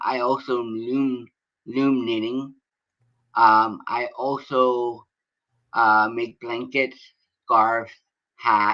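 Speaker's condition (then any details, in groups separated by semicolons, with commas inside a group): Cerebral palsy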